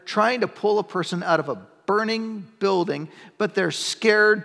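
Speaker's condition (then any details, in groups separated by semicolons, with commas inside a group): No condition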